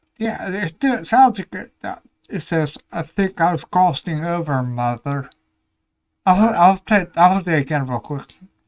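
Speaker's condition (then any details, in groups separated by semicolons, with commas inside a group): Ataxia; may slur speech, may sound drunk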